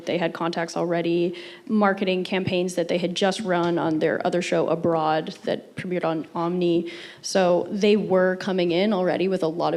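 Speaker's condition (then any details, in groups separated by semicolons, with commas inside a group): No condition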